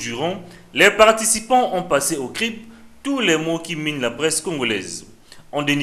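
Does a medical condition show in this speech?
No.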